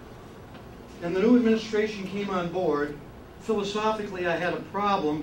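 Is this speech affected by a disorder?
No.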